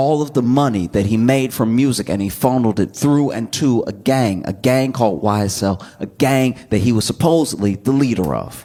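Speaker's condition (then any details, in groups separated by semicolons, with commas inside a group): No condition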